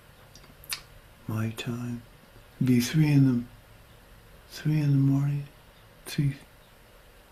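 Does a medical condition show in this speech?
Yes: Parkinson's; progressing.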